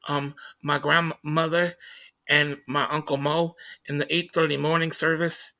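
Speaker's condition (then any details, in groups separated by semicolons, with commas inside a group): Stutter; stuttering during conversation; prolonged sounds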